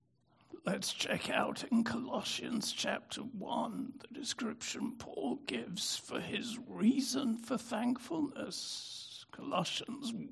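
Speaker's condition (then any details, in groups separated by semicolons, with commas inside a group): Spasmodic dystonia; brain disorder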